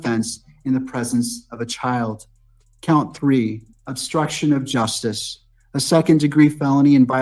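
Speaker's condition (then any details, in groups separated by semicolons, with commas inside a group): No condition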